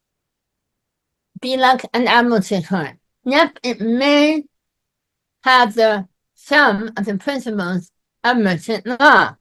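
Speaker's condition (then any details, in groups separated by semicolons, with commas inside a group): Myasthenia gravis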